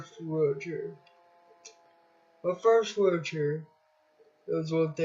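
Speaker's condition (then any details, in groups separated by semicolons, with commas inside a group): Cerebral palsy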